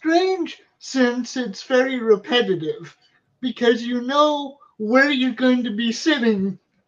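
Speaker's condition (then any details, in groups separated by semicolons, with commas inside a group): Cerebral palsy; wheelchair user, physical therapy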